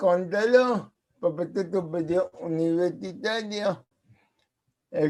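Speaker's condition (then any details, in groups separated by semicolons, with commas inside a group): Cerebral palsy; speaks as if with potato in mouth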